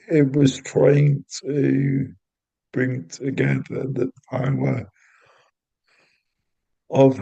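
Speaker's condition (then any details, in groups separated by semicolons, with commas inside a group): Cerebral palsy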